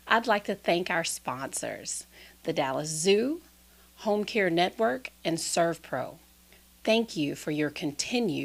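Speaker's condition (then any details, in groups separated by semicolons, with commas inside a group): No condition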